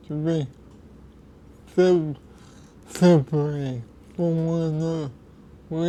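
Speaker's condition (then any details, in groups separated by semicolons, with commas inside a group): Cerebral palsy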